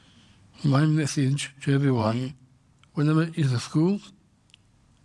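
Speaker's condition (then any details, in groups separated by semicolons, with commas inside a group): Down syndrome; congenital, diagnosed at birth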